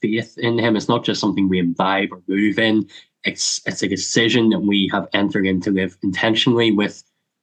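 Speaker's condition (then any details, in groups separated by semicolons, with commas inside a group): Cleft lip and palate; congenital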